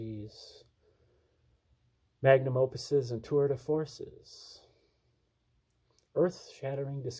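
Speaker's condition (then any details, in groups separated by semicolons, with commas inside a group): No condition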